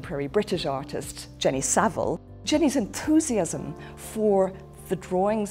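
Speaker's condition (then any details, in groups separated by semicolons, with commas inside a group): No condition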